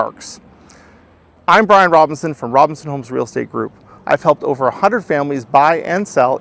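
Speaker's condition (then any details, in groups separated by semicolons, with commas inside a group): No condition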